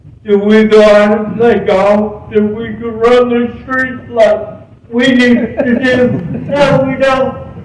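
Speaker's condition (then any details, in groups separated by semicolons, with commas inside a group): Cerebral palsy; present from birth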